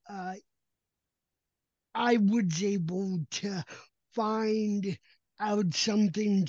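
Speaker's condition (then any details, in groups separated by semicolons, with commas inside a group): Cerebral palsy; sometimes assumed drunk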